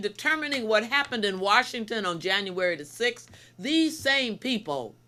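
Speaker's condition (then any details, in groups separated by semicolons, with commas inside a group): No condition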